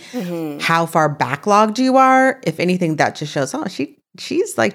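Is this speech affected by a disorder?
No.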